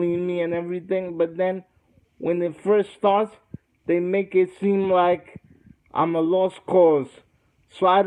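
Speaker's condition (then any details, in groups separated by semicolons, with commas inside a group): Cerebral palsy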